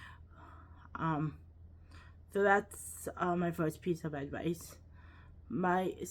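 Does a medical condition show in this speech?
Yes: cerebral palsy, quadriplegic.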